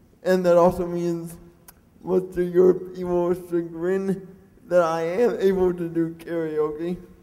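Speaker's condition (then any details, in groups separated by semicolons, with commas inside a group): Cerebral palsy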